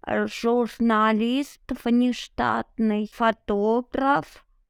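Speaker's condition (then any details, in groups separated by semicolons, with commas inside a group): Cerebral palsy; no wheelchair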